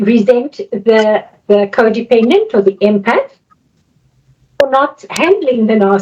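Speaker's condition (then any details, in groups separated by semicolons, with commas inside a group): No condition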